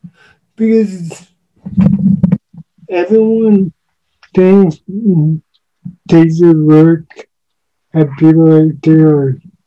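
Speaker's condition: Cerebral palsy; uses wheelchair

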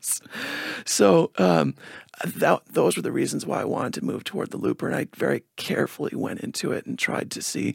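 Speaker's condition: Spasmodic dysphonia; lower voice inconsistent

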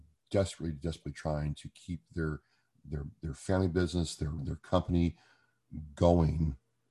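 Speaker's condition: No condition

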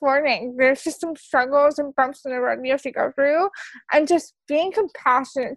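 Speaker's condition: Cerebral palsy; wheelchair use, onset before birth

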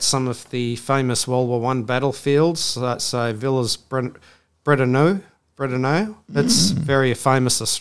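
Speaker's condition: No condition

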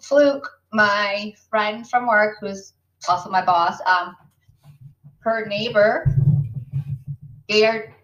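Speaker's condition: No condition

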